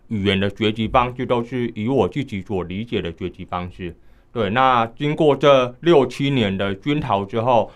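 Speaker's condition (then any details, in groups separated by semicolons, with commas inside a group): Hearing impairment, high-frequency hearing loss, mild; low frequencies near normal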